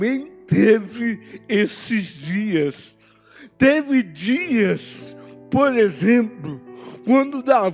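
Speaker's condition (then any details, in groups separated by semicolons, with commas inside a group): Cerebral palsy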